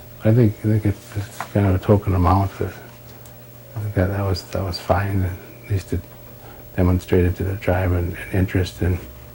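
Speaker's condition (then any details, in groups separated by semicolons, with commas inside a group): Parkinson's disease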